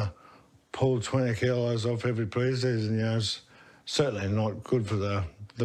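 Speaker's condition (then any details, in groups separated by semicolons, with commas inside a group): Motor neurone disease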